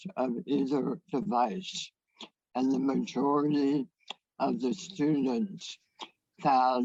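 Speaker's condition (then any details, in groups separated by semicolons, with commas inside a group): Head and neck cancer; left vagus nerve severed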